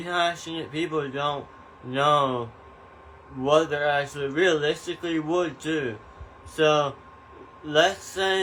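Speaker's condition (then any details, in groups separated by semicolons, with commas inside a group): Tongue cancer surgery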